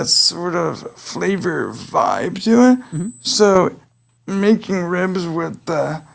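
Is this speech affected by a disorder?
Yes: cerebral palsy; able to speak.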